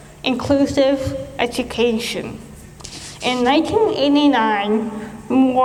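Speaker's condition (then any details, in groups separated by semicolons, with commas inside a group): Cerebral palsy; speech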